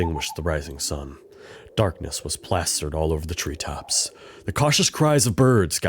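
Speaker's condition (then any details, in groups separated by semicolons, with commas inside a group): No condition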